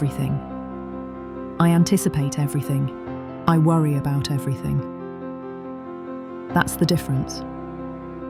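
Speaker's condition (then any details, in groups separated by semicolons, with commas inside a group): No condition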